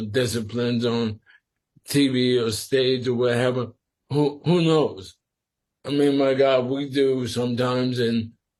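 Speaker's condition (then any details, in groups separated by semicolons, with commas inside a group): Sporadic ALS; must speak slower and carefully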